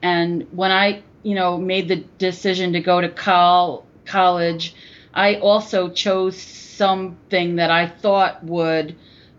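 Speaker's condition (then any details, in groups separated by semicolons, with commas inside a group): Stuttering; stuttering since age 5, persisting into adulthood; still stuttering as adult; formerly avoided speaking situations, speechless at first self-help group meeting, said name and stutter by fourth or fifth; repeated sounds, prolonged sounds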